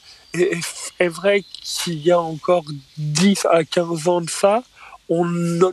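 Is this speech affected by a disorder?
Yes: stuttering; stutter identified at age four, first misdiagnosed as Tourette syndrome by psychiatrist in Québec; stuttering in stand-up clip, voice deliberately left unedited; here prolonged sounds, blocks.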